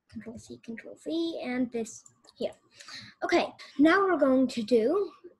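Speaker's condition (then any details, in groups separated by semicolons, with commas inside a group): No condition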